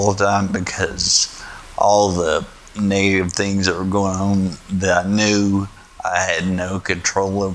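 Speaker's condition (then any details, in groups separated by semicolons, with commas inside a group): Spinocerebellar ataxia type 1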